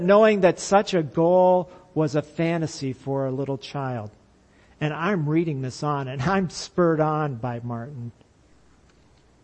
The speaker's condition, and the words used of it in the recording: No condition.